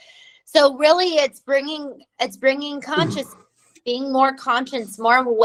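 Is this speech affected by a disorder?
No.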